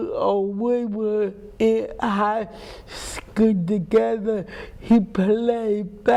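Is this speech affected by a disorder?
Yes: cerebral palsy; speech impairment.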